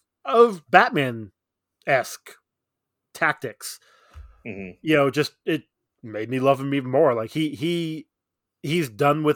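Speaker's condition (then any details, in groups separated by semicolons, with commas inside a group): Stuttering; frequent stuttering; stutters a lot, Twitter handle said to sound like different words; repeated sounds, blocks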